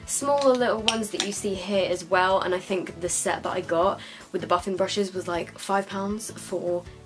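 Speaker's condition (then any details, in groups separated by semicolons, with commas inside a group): No condition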